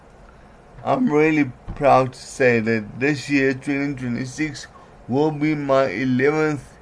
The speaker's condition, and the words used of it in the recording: Cerebral palsy. My words is not clear, and I struggle a bit.